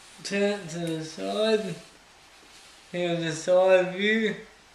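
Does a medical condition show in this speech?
Yes: cerebral palsy.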